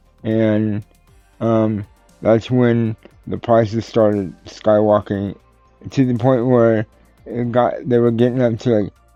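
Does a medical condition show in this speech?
Yes: cerebral palsy; tends to mess up words.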